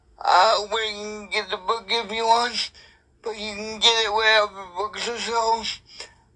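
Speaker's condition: Cerebral palsy; wheelchair user

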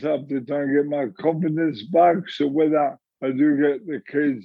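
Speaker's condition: Motor neurone disease; about 4.5 years in, arm weakness, cannot brace with arms when falling; recovering from recent fall, large gash on side of head

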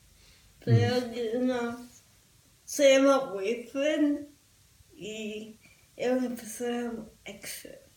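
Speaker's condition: Cerebral palsy; from birth, diagnosed at eight months by specialist doctor Pastor, affects muscles and walking; speech affected, improves with exercise and speech therapy but never normal, sounds drunk, talks a lot

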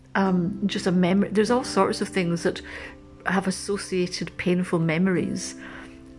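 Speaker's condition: No condition

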